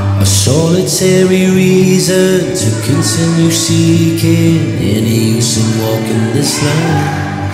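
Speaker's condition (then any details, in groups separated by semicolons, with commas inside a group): No condition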